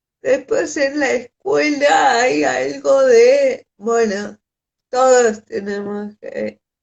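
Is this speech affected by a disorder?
Yes: cerebral palsy.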